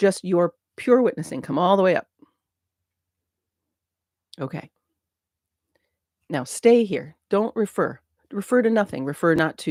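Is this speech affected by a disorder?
No.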